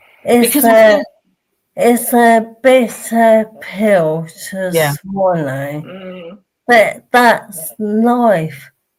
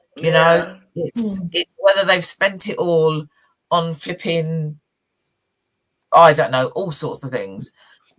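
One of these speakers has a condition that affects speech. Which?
The first: motor neurone disease; bulbar onset, mouth, speech and swallowing, feeding tube; about 3 years since diagnosis, slow progression, walking.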